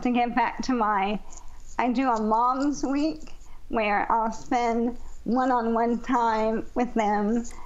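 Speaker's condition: ALS; used amplifier much of the time to be heard

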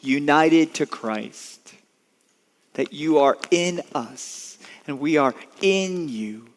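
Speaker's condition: No condition

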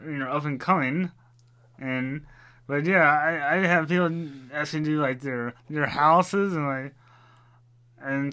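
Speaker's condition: Rapid onset dystonia-parkinsonism; resembled stroke

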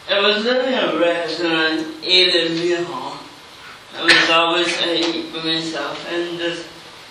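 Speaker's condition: Cerebral palsy

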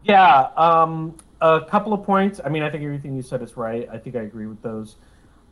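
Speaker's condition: No condition

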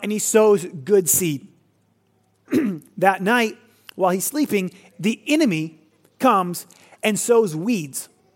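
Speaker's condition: No condition

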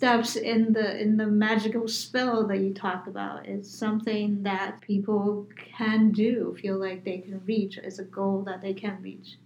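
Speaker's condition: No condition

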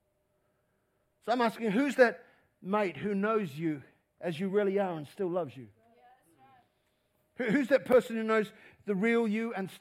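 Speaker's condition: No condition

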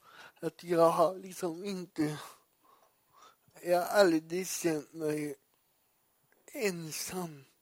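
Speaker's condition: Cerebral palsy; poor balance

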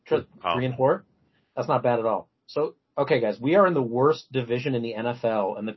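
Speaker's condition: No condition

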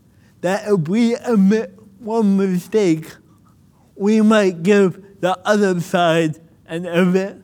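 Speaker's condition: Cerebral palsy; speaking a little difficult

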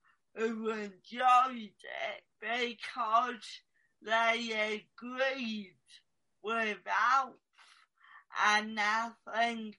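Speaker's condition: Cerebral palsy; mouth held a certain way

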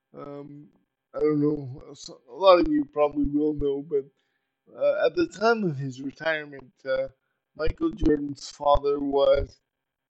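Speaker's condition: Cerebral palsy; uses power wheelchair

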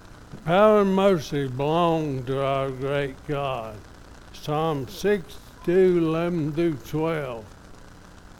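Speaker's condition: ALS; somewhat affected, evident today

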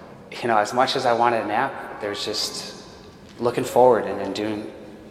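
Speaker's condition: No condition

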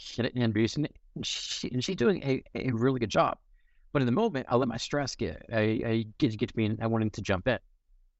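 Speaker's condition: Stuttering; stutters in conversation; repeated sounds, repeated words

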